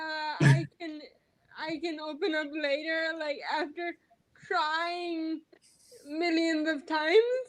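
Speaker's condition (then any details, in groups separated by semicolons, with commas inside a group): Quadriplegic cerebral palsy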